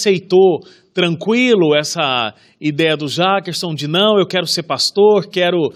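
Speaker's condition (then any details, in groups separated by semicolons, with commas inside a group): No condition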